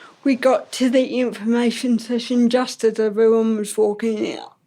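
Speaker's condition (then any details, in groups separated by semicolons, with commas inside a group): Ataxic cerebral palsy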